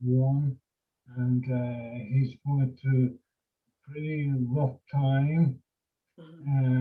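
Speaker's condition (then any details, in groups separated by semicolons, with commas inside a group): Motor neurone disease; affects vocal cords and tongue, constricted speech, hard to understand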